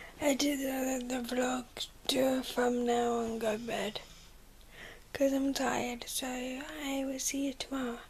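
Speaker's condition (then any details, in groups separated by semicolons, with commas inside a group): Cerebral palsy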